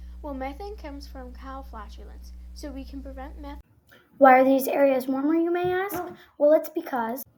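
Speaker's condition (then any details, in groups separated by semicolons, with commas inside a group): No condition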